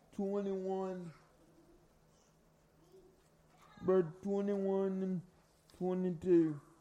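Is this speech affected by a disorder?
Yes: cerebral palsy; from birth.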